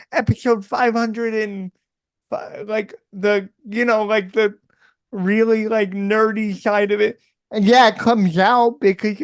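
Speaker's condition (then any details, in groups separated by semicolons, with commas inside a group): Cerebral palsy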